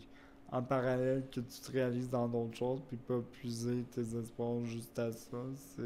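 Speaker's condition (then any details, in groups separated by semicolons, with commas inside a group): Cerebral palsy; wheelchair use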